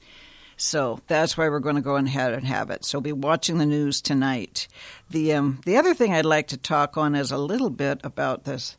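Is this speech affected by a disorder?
No.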